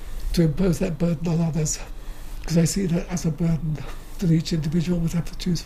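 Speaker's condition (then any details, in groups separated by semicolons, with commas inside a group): Motor neuron disease; wheelchair user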